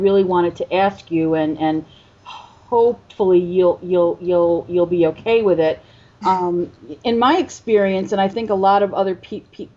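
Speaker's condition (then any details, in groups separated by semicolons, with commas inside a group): Stuttering; stuttering from age 5, covert most of life, hidden from fear of rejection and social punishment; comfortable with stuttering, no longer hiding it, first NSA covert stuttering exposed workshop four years ago; milder than many who stutter, but not fluent; repeated sounds, repeated words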